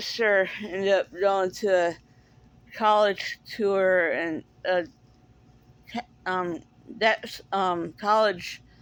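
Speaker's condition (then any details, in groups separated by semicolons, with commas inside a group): Cerebral palsy; speaks differently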